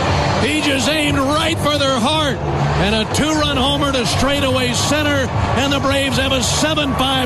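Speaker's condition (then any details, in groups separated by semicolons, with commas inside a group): No condition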